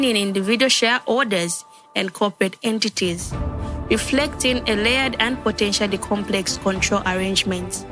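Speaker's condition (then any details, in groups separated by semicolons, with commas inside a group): No condition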